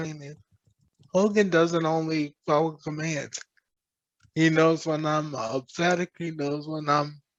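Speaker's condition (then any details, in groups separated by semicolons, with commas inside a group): Cerebral palsy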